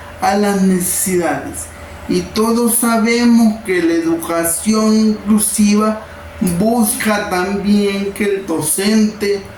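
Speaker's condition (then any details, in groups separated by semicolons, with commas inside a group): Cerebral palsy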